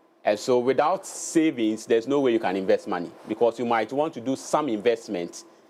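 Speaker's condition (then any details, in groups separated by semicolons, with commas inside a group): No condition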